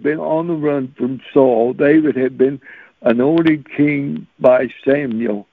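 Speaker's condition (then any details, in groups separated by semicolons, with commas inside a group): Cerebral palsy; since birth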